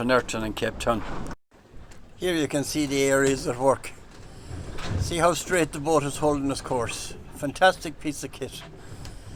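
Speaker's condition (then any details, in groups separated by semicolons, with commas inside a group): No condition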